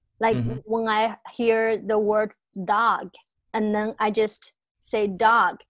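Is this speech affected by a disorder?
Yes: stuttering; stuttering throughout life, still struggling with it; easier to understand than some non-stuttering Chinese speakers, knows exactly what to say but cannot say it normally; here prolonged sounds, blocks.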